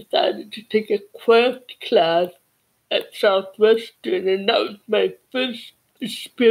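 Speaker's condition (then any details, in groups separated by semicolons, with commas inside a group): Cerebral palsy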